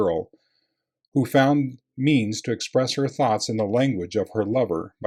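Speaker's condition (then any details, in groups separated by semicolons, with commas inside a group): No condition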